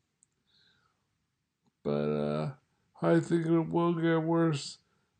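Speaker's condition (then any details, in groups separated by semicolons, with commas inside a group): Multiple sclerosis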